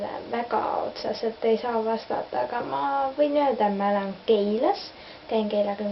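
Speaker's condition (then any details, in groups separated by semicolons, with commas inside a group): No condition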